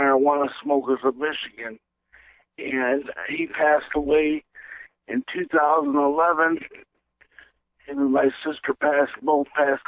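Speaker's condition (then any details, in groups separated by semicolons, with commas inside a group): Cerebral palsy; present since birth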